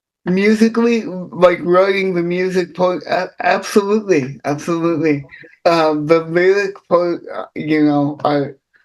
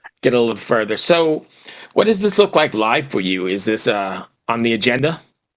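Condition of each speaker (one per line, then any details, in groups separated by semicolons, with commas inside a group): Cerebral palsy; from birth
No condition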